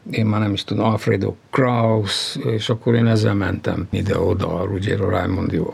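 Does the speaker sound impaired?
No.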